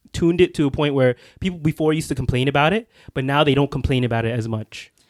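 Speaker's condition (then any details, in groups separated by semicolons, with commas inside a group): No condition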